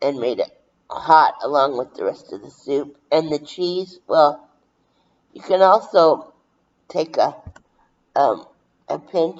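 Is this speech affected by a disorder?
Yes: brain injury.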